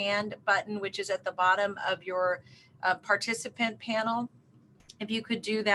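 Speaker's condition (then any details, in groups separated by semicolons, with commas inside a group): No condition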